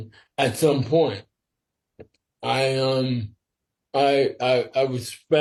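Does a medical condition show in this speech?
Yes: sporadic ALS.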